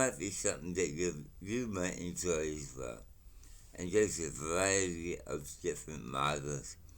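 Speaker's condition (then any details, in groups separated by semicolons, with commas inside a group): Mouth cancer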